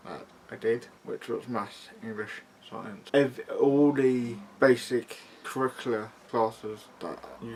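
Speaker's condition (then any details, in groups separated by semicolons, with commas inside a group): Cerebral palsy, mild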